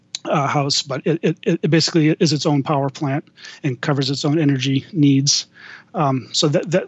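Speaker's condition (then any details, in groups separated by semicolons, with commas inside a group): Stuttering; lifelong stutter; may freeze up mid-speech, then gets back on a roll; repeated sounds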